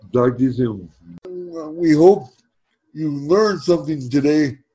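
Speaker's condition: Cerebral palsy; spastic

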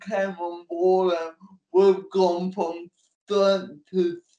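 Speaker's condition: Cerebral palsy; NDIS support worker for transport

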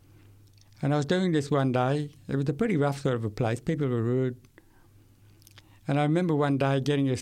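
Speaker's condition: Severe to profound hearing loss, acquired, from meningitis at age 8

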